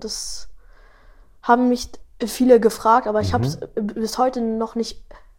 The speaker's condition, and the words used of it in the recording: Stuttering. Und es ist so, dass ich beim Rappen und Singen fast nie stottere.